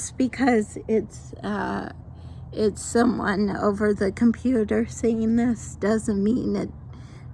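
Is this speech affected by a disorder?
Yes: mild cerebral palsy; mild form from birth, lower body affected; mild, can walk and talk; can talk, sometimes doesn't say words right.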